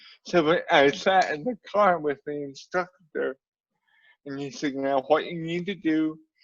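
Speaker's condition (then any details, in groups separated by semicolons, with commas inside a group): Cerebral palsy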